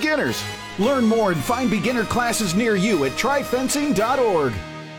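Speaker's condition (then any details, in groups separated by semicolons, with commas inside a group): No condition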